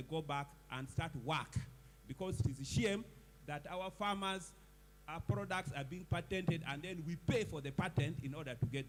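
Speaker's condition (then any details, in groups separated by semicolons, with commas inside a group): No condition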